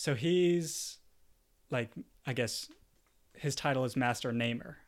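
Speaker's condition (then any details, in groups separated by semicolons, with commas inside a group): No condition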